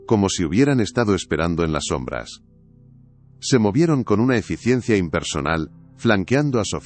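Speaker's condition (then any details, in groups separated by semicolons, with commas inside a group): No condition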